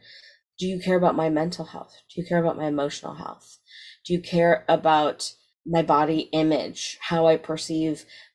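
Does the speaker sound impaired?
No.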